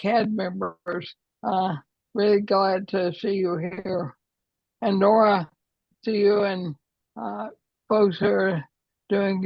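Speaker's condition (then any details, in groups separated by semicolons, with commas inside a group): ALS; affects hands and voice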